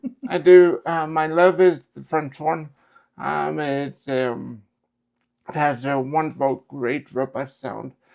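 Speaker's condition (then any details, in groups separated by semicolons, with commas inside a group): Cerebral palsy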